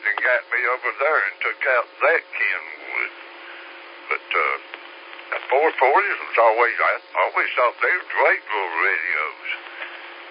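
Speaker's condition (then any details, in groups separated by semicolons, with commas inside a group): Slurred speech; takes 17 different medications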